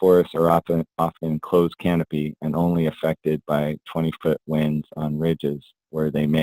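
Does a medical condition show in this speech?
No.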